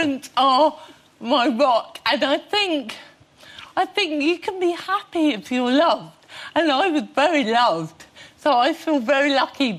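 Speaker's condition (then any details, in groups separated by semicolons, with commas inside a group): Cerebral palsy; since childhood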